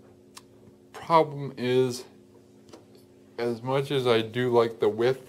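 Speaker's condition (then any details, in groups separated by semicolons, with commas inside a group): Cerebral palsy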